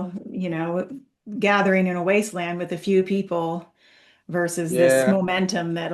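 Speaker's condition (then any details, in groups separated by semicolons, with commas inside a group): No condition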